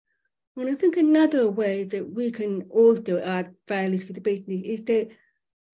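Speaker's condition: Profoundly deaf, born profoundly deaf

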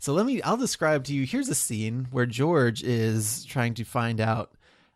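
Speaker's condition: No condition

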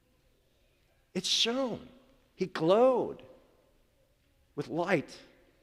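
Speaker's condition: No condition

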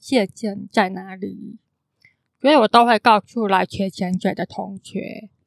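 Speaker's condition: Congenital hearing impairment, congenital cochlear underdevelopment; intonation slightly different from typical speakers

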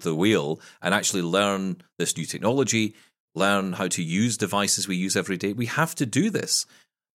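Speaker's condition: No condition

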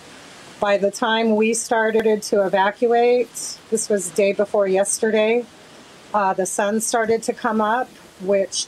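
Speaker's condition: No condition

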